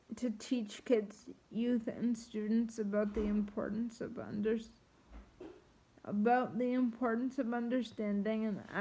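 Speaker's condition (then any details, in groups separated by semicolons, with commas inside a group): Triplegic cerebral palsy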